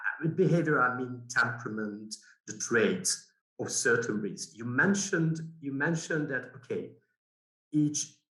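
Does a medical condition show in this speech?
No.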